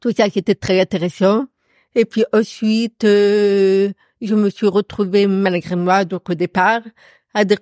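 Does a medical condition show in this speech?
Yes: profound congenital deafness; accent from deafness, could not speak in early childhood.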